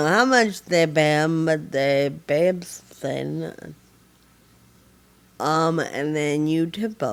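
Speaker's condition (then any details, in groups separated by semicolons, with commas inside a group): Friedreich ataxia, severe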